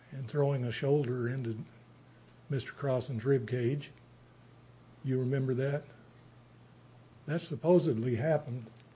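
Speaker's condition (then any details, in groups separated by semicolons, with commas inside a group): Parkinson's disease; stage 3; not speaking too fast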